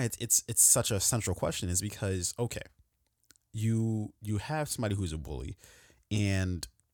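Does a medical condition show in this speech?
No.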